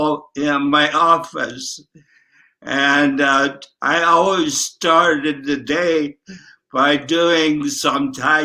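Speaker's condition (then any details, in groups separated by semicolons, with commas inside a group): Traumatic brain injury, ataxic; tongue affected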